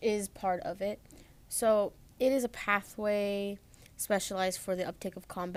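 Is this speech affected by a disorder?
No.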